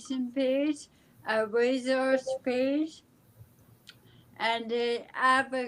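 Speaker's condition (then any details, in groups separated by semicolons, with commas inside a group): ALS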